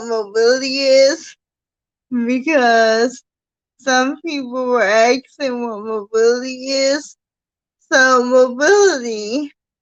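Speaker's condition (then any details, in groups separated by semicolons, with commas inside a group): Cerebral palsy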